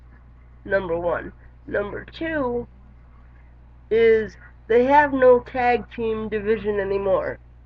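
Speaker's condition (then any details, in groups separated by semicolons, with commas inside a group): Cerebral palsy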